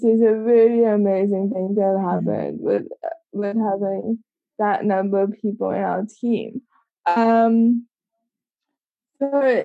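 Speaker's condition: Cerebral palsy; congenital, from birth, age 25

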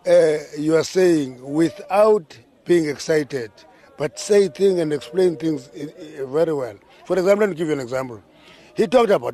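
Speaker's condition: No condition

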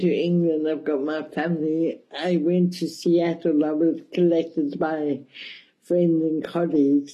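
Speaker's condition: Cerebral palsy, mild; speech mildly affected

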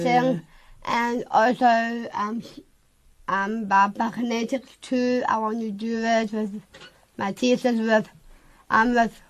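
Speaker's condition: Down syndrome; age 20

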